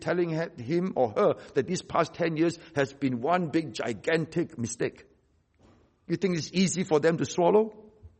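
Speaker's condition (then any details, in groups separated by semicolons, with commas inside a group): No condition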